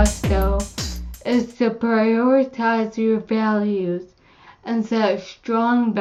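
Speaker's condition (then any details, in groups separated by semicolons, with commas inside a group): Cerebellar ataxia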